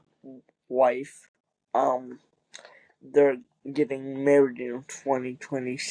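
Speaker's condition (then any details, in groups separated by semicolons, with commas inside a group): Cerebral palsy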